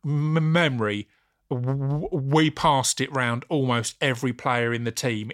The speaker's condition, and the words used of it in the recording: Stuttering. And then I speak and I've got a stammer and it ruins everything.